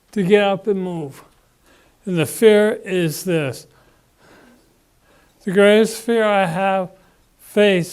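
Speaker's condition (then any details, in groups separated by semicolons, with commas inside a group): Parkinson's disease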